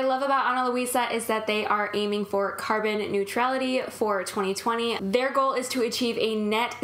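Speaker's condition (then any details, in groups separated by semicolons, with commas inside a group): No condition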